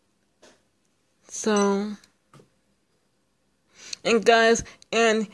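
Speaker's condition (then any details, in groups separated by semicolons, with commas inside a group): Speech impairment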